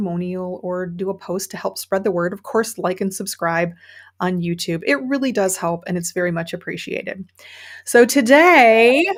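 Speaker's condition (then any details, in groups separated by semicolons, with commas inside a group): No condition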